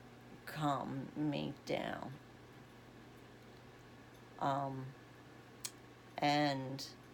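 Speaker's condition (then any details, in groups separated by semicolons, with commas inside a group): Essential tremor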